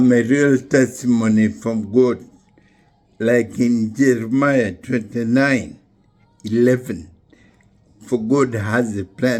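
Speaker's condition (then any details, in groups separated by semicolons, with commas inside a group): Neurological disease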